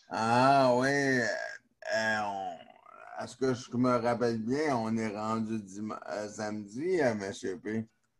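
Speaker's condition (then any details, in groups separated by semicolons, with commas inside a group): Neonatal cerebral palsy; neonatal onset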